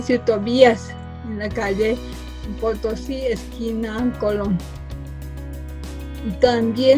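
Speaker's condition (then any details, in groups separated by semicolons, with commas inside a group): Cerebral palsy from birth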